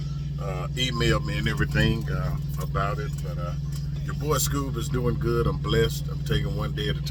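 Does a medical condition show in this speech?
No.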